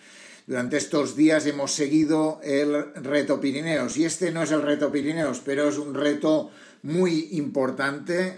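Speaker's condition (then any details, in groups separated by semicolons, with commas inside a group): No condition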